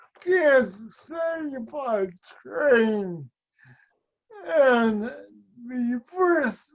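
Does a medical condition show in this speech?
Yes: speech and mobility impairment.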